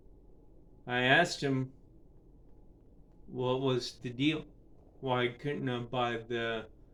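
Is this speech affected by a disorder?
Yes: cerebral palsy; affects speech and balance.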